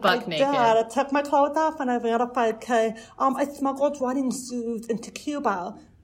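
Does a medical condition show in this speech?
Yes: deafness; hearing impaired; interview done in person instead of remotely because of hearing impairment, recorded on iPhone.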